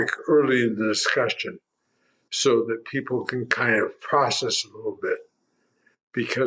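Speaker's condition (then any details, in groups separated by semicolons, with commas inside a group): Primary lateral sclerosis; tongue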